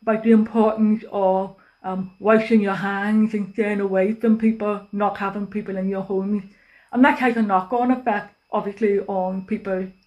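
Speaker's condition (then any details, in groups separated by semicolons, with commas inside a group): Deafness; cannot use telephone; uses live captions during recording, face-to-face video on Teams helps, face masks hinder communication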